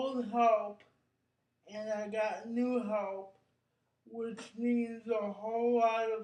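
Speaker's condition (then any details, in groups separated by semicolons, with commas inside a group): Cerebral palsy; brain injury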